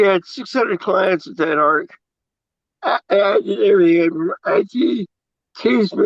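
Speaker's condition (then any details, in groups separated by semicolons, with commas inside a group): Cerebral palsy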